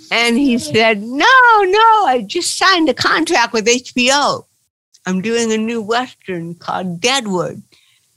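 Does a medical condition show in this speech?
Yes: cerebral palsy; involuntary movements.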